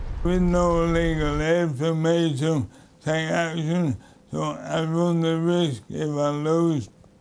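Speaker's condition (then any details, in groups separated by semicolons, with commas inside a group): Motor neurone disease; diagnosed 10 years ago, wheelchair user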